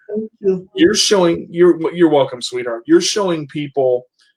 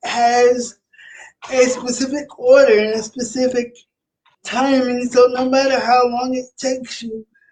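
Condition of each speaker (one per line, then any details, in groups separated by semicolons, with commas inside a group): No condition
Cerebral palsy; spastic quadriplegic, all four limbs; sometimes cannot control tongue and speech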